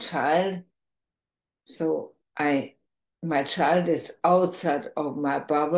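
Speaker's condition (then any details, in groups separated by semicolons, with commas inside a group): ALS, bulbar form, bulbar onset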